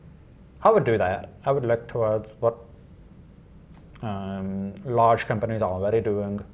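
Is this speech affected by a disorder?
Yes: deafness; unable to make phone calls unaided.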